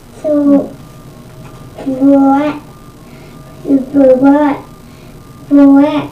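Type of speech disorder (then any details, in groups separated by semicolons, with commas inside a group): Developmental apraxia of speech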